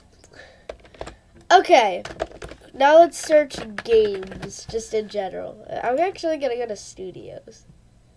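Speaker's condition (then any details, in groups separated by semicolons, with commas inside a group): No condition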